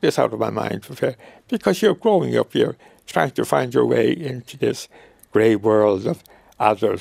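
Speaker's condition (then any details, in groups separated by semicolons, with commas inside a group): Motor neuron disease; diagnosed at St. Vincent's about a year after retiring, early falls running, thumb pain, wheelchair; may get out of breath while talking, voice still sounds characteristically like himself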